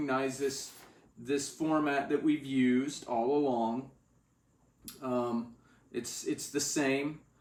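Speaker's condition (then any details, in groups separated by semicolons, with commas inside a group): No condition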